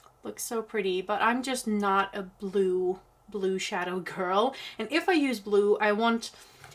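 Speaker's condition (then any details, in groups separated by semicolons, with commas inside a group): No condition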